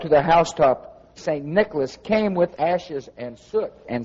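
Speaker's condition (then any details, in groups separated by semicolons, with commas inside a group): No condition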